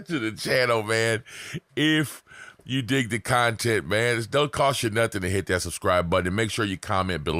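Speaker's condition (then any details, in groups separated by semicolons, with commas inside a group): No condition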